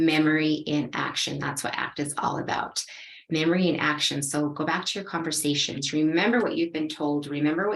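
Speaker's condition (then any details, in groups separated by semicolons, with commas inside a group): No condition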